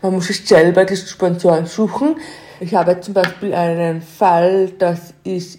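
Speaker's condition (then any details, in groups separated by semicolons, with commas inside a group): Deafness; sign language learned only from age 17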